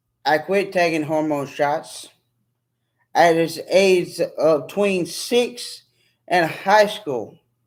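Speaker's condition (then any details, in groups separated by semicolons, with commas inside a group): No condition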